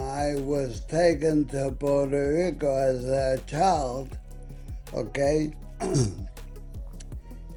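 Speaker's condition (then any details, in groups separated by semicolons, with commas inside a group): ALS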